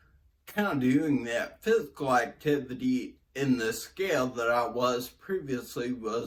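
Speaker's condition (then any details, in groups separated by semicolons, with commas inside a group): Brain injury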